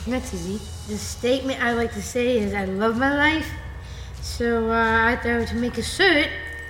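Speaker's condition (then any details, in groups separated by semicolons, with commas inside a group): Down syndrome; extra chromosome, slow to learn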